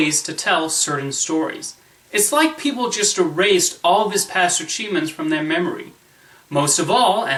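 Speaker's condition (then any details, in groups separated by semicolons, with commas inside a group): No condition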